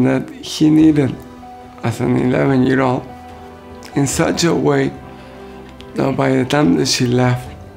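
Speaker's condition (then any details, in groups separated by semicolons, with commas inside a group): Motor neurone disease; onset with loosening grip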